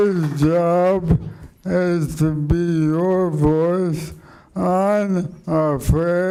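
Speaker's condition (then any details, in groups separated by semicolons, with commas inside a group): ALS; speech slowed and softened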